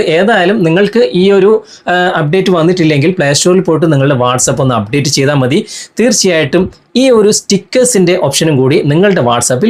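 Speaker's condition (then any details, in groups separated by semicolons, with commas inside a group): No condition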